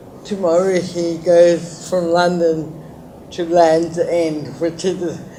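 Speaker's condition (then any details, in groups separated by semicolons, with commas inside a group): Cerebral palsy; lifelong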